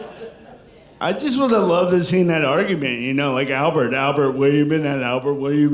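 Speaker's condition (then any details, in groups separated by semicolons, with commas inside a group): Cerebral palsy; from birth; sounds drunk, constant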